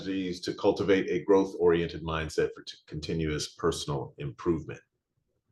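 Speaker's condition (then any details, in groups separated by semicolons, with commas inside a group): No condition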